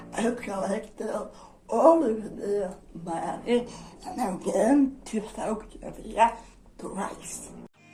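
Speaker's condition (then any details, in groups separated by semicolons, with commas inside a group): Dystonia; generalized dystonia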